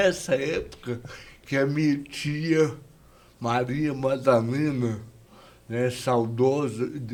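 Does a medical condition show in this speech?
Yes: cerebral palsy; years of speech therapy.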